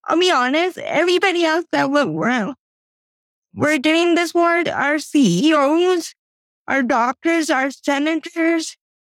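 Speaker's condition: Cerebral palsy; from birth

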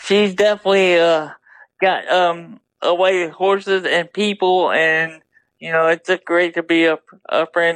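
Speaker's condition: Double hemiplegia cerebral palsy

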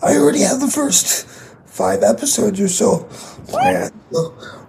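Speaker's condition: Cerebral palsy; condition audible in voice

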